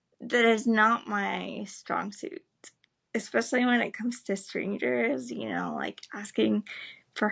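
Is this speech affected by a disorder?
Yes: cerebral palsy, spastic; able to speak.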